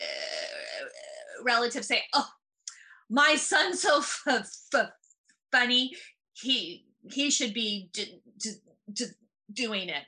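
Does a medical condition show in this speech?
Yes: stuttering; stutter since about third grade, brain-based, joined stuttering project of Michael Sugarman, later National Stuttering Association; adult, openly stutters, performs stand-up comedy, began stand-up at 35 after stuttering conference; stutter sometimes shows on stage, once concealed with funny voice or intonation in eighth grade; here repeated sounds, prolonged sounds, blocks.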